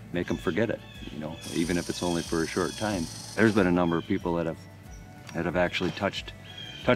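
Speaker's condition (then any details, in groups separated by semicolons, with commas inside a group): No condition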